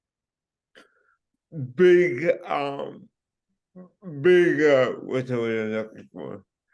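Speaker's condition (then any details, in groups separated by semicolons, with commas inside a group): Cerebral palsy; from birth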